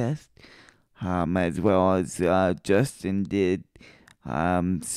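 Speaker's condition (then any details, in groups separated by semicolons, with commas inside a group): Cerebral palsy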